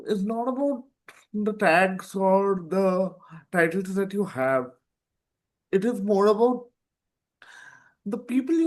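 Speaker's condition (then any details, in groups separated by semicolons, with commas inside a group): Cerebral palsy; present from birth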